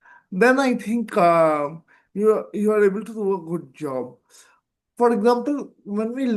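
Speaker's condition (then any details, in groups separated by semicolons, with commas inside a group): Cerebral palsy; present from birth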